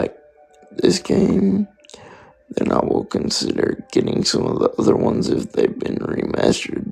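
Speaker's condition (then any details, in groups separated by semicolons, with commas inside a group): Spastic quadriplegic cerebral palsy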